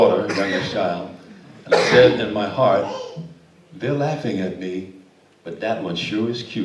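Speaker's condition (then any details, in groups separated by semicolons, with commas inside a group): No condition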